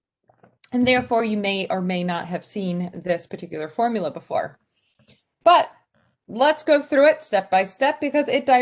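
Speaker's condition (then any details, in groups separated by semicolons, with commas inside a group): No condition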